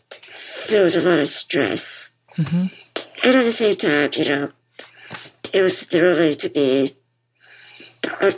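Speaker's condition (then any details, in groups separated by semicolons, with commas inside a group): Muscular dystrophy; congenital form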